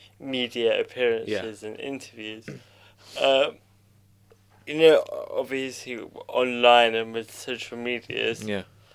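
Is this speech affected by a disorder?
Yes: cerebral palsy.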